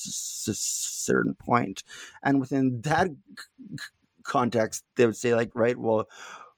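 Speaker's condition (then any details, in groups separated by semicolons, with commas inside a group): Stuttering; not stuttering much during this interview; little stuttering currently; repeated sounds, prolonged sounds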